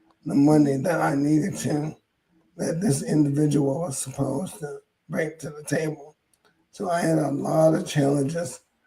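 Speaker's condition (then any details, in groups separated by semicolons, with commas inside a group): ALS; hoarse voice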